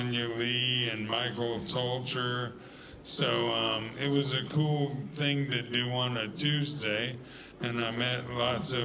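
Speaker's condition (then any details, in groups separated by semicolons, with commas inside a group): ALS; almost three years since diagnosis, slow progression, balance and speed worsening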